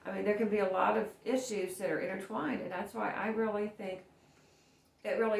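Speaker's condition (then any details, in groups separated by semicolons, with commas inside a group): No condition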